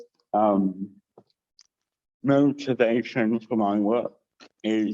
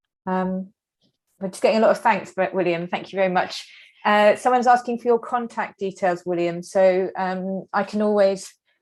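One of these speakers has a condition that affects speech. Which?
The first: cerebral palsy with dysarthria; cerebral palsy since birth, lack of oxygen, all four limbs; brain surgery with implanted electrodes, unsuccessful; dysarthria affecting voice.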